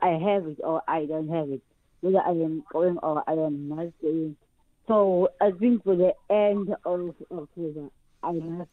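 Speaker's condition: Cerebral palsy; now swims and competes in adaptive surfing

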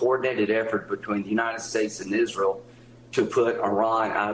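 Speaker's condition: No condition

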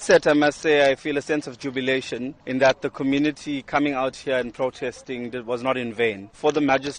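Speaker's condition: No condition

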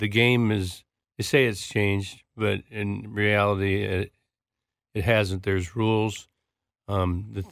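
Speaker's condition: Parkinson's disease; four years since diagnosis, movement specialist, speech therapy, Big and Loud therapy for movement, posture, voice

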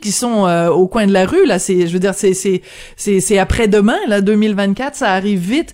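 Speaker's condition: No condition

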